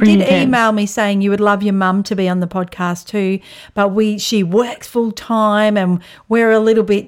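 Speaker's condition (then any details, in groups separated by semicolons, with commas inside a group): No condition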